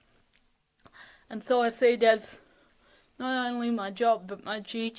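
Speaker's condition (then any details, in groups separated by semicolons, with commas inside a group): Cerebral palsy; ataxic, lack of oxygen at birth, arms and legs affected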